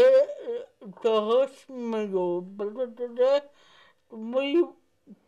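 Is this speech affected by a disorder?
Yes: cerebral palsy.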